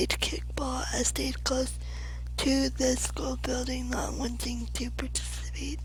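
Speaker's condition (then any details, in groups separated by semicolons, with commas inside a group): Cerebral palsy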